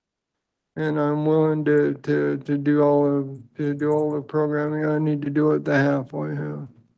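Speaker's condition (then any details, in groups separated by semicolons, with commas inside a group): Parkinson's disease; severe, cannot write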